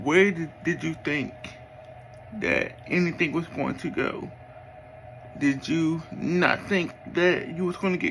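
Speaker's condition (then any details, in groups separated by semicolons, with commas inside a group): Cerebral palsy; speech is not the best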